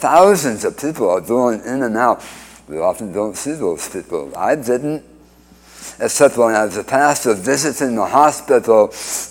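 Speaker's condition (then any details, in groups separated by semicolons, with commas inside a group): Speech impediment after cancer surgery; radiation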